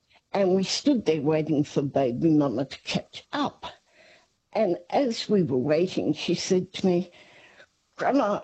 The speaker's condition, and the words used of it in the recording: Parkinson's disease. Her brain sometimes steals all her words.